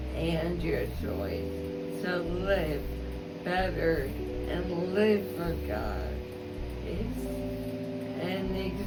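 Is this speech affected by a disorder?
Yes: ALS; episode of waking unable to breathe, emergency care.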